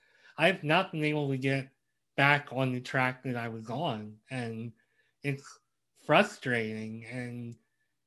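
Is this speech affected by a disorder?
Yes: cleft lip and palate; congenital.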